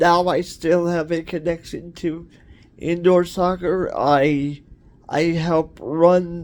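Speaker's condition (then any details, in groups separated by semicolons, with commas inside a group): Cerebral palsy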